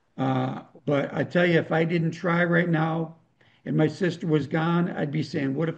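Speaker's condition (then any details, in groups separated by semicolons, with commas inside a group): No condition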